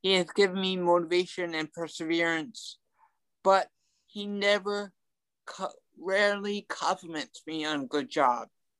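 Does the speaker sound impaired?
Yes: ataxic cerebral palsy; from birth, mild, legs mostly, also arms, walked at about age four; walks short distances, no wheelchair since femur fracture recovery, past physical, occupational, speech therapy; talking affected, tongue affected a little, frequent stuttering in past, improved with speech therapy.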